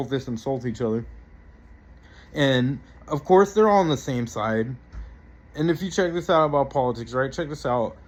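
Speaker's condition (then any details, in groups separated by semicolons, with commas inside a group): No condition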